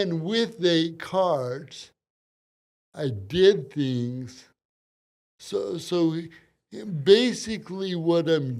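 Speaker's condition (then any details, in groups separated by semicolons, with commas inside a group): Cerebral palsy; from birth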